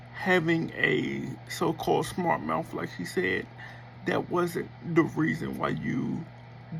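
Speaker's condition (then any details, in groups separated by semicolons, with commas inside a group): Cerebral palsy; affects motor skills and speech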